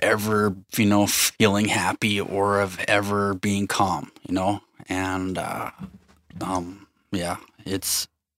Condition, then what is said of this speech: Stuttering. You know, I spent my whole life not wanting, you know, to, you know, talk because of my stutter.